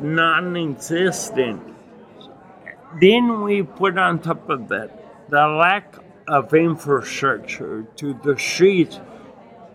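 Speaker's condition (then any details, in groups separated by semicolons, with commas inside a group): Acquired ataxia with dysarthria, acquired; Lance-Adams syndrome; told no cure or medication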